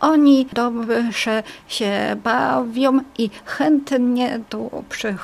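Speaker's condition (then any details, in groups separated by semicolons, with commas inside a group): Aphasia after stroke; aphasia caused by stroke at age 38, young onset; about ten years of ongoing rehabilitation and speech therapy classes, full recovery not reached; initially could not speak, only children's names and few words in rehabilitation hospital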